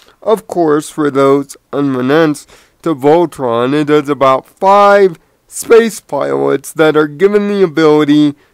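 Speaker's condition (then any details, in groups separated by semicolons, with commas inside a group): Cerebral palsy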